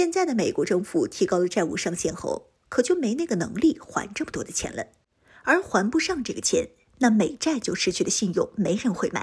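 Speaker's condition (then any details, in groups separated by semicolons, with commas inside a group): No condition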